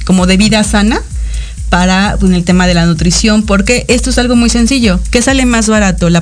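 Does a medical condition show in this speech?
No.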